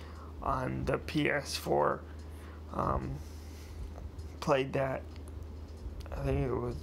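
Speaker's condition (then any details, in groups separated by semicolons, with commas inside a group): Cerebral palsy, mild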